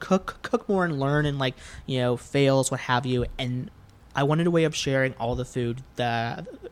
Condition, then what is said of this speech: Stuttering. But there's moments where you'll have to say things unplanned.